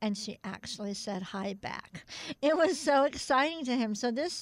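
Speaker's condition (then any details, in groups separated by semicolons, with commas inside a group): Cleft palate; cleft palate from birth, extensive speech therapy in childhood; must concentrate to make speech clear enough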